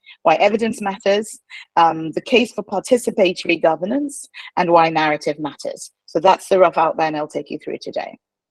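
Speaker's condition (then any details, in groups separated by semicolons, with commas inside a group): No condition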